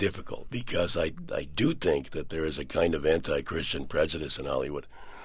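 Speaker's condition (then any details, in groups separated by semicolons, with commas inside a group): Partial laryngectomy for throat cancer; 80% larynx removed, Cleveland Clinic experimental surgery attaching left neck muscles, long-term trach; years after surgery, voice improved, often complimented as sexy; unable to speak about two years, once sounded like Brando, voice now improved but noticeably altered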